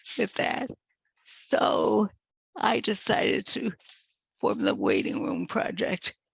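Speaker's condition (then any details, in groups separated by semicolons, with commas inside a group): Multiple sclerosis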